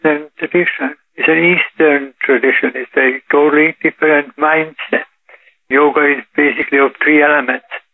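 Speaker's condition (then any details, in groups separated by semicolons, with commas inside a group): Parkinson's disease; walks 3 miles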